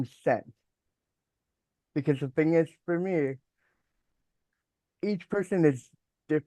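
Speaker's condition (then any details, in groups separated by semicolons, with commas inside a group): Cerebral palsy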